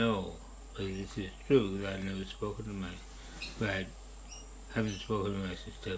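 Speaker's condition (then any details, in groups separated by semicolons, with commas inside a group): Parkinson's disease; idiopathic per hospital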